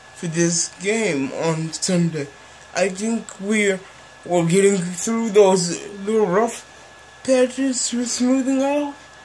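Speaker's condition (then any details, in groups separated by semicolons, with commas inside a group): Cerebral palsy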